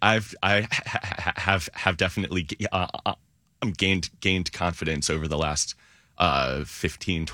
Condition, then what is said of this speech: Stuttering. Oh, well, I can real stutter or I can go like that. That actually turned real a little bit.